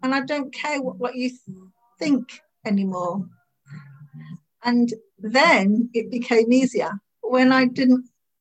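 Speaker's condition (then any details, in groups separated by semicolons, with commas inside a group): Stammer; very bad in 20s, eased around age 42 or 43, speech therapy around age 20; age 57, member of online group Stand Up to Stammering, formerly British Stammering Association; stammer cannot be hidden, hardly stammers when calm, stammers when anxious, avoided talking in 20s; repeated sounds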